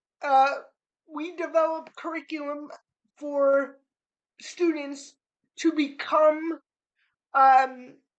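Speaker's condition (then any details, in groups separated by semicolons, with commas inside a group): Cerebral palsy; spastic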